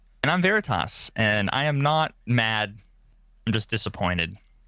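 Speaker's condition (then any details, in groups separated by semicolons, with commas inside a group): No condition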